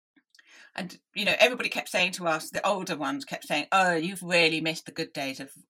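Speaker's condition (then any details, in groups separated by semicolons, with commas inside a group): Deafness; analog hearing aids in childhood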